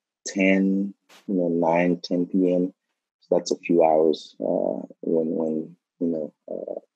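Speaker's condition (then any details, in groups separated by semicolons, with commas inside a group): No condition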